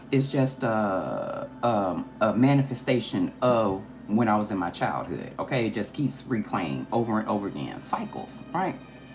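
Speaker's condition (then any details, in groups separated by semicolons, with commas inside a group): No condition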